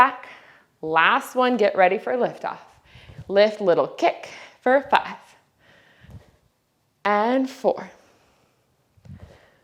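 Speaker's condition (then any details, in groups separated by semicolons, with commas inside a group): No condition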